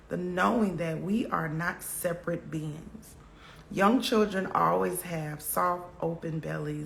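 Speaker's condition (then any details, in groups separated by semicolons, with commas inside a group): No condition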